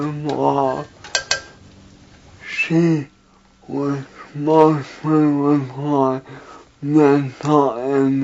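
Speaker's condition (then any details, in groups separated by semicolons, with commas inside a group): Traumatic brain injury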